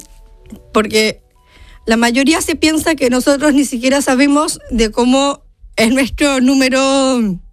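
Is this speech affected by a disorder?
Yes: Down syndrome; congenital, mother informed before birth.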